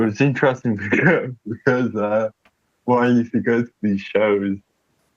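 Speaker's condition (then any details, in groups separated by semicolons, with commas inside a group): Cerebral palsy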